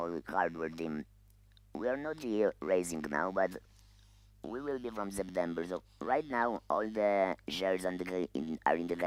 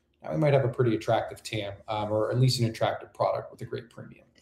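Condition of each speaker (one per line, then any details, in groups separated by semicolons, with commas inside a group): Laryngeal cancer, voice loss, electrolarynx; larynx removed, breathes through neck opening; voice lost 8 years ago; no natural voice, electrolarynx with pitch control
No condition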